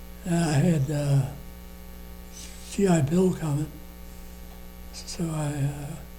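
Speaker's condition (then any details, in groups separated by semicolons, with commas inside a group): Parkinson's disease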